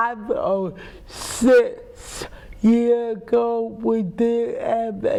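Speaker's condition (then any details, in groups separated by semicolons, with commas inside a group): Cerebral palsy; affects walking and gait; speech impairment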